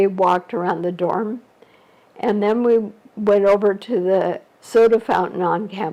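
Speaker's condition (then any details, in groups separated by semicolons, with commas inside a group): ALS; shortly after diagnosis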